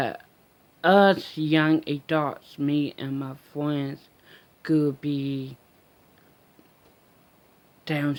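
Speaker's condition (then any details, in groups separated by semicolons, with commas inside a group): Mild cerebral palsy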